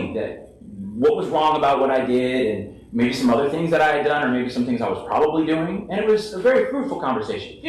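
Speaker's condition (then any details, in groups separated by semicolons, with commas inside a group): No condition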